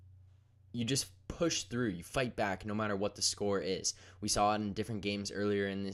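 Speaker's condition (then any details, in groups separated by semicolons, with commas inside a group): No condition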